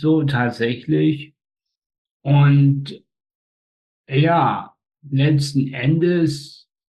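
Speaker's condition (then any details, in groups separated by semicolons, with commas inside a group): Spastic tetraparesis, spastic quadriplegia; practises piano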